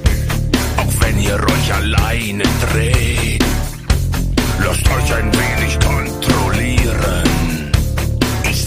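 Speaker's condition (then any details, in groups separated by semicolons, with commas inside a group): No condition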